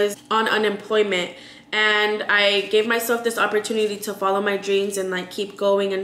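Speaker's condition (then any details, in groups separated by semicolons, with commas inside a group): No condition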